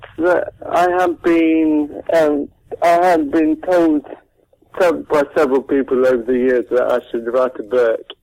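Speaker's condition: Cerebral palsy; dead for 26 minutes at birth

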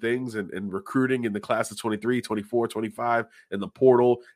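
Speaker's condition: No condition

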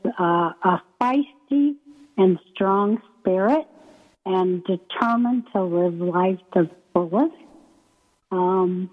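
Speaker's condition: ALS; breathing muscles affected, hard to speak, may sound weak or hard to understand, paces speech, slowing, pausing

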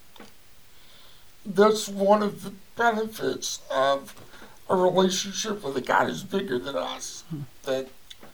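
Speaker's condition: Cerebral palsy; voice audibly affected

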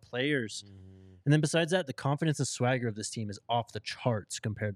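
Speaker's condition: No condition

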